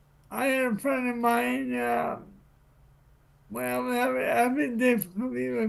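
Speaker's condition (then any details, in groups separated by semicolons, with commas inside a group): Cerebral palsy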